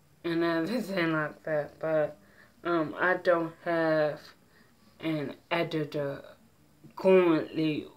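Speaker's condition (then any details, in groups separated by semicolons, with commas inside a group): Mild cerebral palsy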